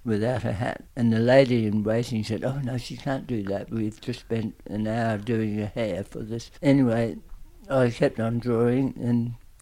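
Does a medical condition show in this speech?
Yes: tongue cancer; aggressive tongue cancer.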